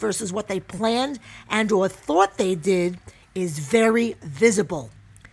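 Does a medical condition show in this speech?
No.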